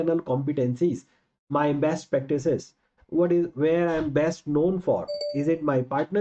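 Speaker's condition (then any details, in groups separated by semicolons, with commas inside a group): No condition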